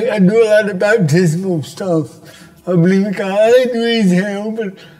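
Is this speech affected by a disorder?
Yes: cerebral palsy; from birth.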